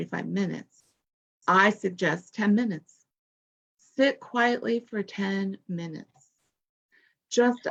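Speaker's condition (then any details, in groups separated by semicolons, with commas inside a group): No condition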